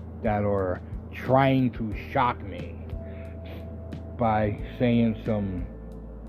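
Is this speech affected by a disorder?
Yes: stuttering; stutter since grade school, adenoids and tonsils removed, mouth breathing, not through nose; podcasting to hear own speech and improve oratory; oratory sometimes lacking, other times fluent; here prolonged sounds.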